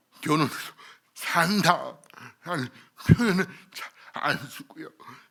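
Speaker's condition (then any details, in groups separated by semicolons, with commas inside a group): Cerebral palsy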